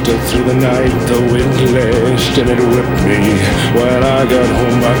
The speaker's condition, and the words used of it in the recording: No condition.